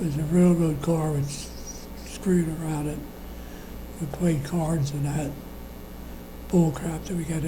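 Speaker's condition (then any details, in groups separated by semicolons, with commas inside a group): Parkinson's disease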